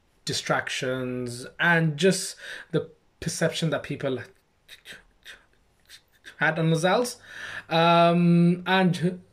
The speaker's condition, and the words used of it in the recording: Stuttering. Well, that took quite a long time.